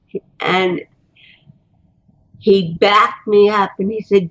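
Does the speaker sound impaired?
Yes: cerebral palsy; cannot move normally.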